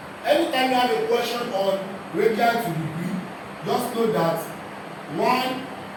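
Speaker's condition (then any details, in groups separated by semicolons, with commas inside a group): No condition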